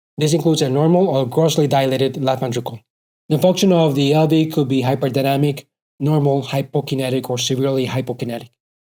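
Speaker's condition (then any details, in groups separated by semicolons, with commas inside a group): No condition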